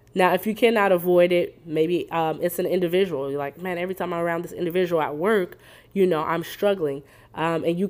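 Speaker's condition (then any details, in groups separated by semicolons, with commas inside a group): No condition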